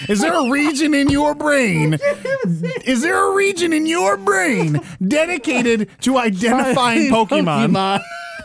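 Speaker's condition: No condition

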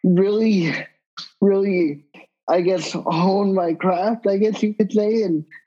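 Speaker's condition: Cerebral palsy; wheelchair user

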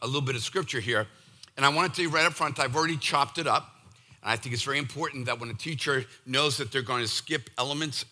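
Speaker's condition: No condition

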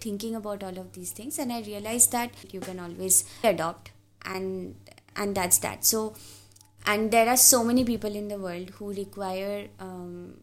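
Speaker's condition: No condition

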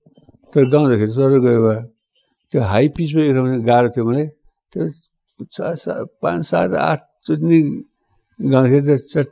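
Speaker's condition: Parkinson's disease; elderly; slurred, jumbled speech, sometimes hard to understand, sometimes sounds fine, dry mouth

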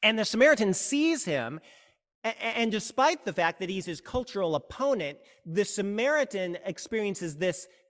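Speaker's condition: No condition

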